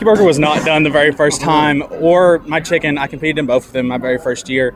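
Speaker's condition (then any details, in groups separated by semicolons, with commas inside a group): No condition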